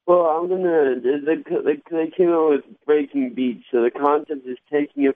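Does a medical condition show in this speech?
Yes: cerebral palsy; from birth, diagnosed at age three, left hand partially paralyzed, no crutches, occupational and speech therapy; mild slur, varies by day.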